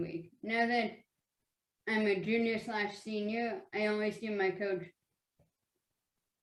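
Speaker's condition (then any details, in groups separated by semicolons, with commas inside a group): Speech apraxia; childhood apraxia of speech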